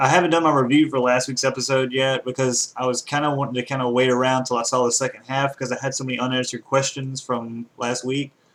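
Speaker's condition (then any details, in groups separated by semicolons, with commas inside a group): No condition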